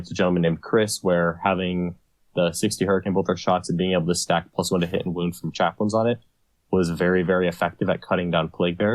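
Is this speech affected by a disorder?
No.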